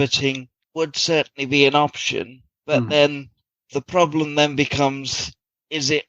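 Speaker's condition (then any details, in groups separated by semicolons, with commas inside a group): Cerebral palsy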